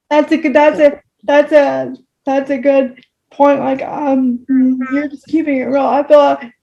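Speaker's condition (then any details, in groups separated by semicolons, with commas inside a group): Cerebral palsy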